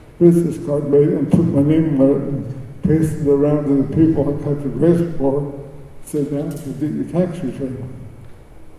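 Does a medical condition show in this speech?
Yes: cerebral palsy; birth injury affecting motor skills, speech, walking and swallowing, diagnosed later in life, doctor advised never driving; shuffles feet when walking on stage; choking episodes, choked on meat over 20 times, saved by Heimlich.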